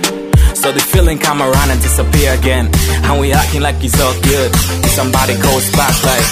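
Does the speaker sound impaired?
No.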